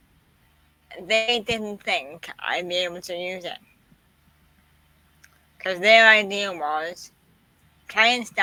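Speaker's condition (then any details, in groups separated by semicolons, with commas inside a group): Quadriplegic cerebral palsy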